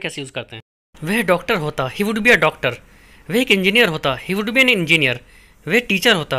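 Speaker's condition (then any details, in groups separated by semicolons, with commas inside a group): No condition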